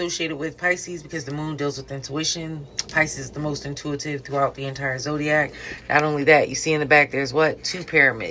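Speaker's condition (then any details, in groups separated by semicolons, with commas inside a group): No condition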